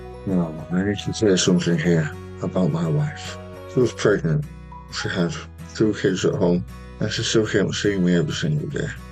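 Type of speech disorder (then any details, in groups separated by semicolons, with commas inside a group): Speech after partial glossectomy; tongue cancer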